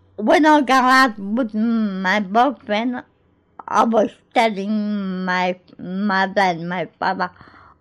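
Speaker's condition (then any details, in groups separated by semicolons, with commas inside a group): Cerebral palsy; born in Greece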